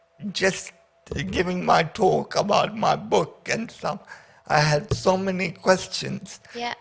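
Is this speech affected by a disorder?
Yes: paraplegia with essential tremor.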